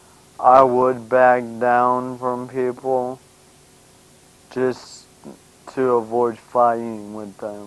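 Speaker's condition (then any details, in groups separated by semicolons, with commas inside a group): Brain injury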